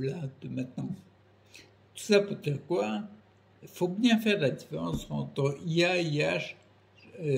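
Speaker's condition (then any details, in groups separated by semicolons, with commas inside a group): Primary progressive multiple sclerosis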